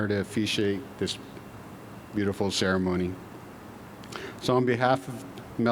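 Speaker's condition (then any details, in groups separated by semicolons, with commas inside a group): No condition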